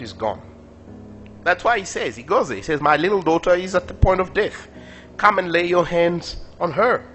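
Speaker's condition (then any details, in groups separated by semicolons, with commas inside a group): No condition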